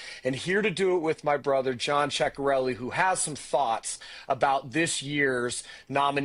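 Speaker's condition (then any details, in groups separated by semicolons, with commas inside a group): No condition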